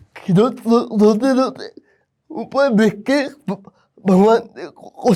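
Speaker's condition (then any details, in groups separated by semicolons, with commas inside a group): Cerebral palsy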